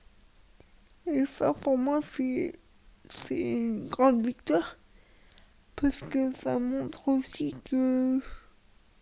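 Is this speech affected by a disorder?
Yes: cerebral palsy; cerebral palsy from lack of oxygen at birth, all motor function damaged, cognition intact, wheelchair user; age 25, needs help with all daily tasks like cooking and dressing; speech and expression disability, articulation on radio needs considerable effort and concentration, slight stumbling on early questions.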